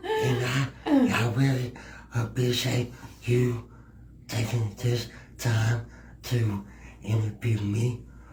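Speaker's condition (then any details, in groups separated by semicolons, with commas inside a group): Cerebral palsy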